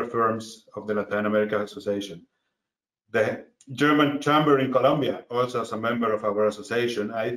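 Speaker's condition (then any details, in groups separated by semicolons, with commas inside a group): No condition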